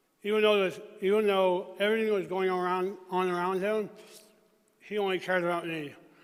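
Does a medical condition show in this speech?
Yes: traumatic brain injury.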